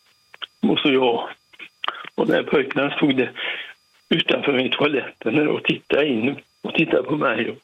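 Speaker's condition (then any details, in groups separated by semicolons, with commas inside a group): Parkinson's; 40-50 tablets daily, considering dropping some tablets; ICU about two months ago around operation, oxygen via mask half a day, throat affected; hard to speak at times, trouble getting voice out properly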